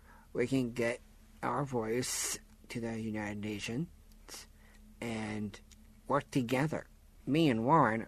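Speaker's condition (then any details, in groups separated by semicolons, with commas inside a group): Down syndrome; disability since childhood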